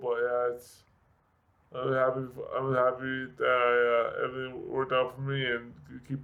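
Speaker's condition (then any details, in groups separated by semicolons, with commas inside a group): Severe brain injury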